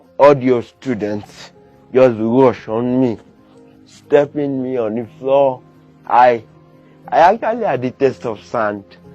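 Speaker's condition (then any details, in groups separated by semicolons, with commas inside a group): Cerebral palsy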